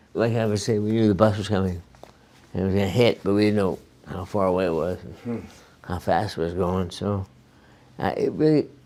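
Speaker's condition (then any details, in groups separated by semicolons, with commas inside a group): Parkinson's disease; diagnosed at 29, over three decades since diagnosis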